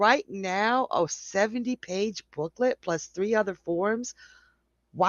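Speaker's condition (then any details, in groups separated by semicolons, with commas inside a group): No condition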